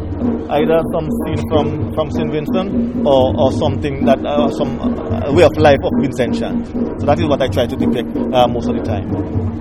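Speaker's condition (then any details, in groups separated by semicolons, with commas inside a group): No condition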